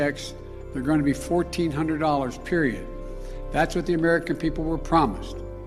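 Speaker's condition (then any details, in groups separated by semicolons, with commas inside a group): No condition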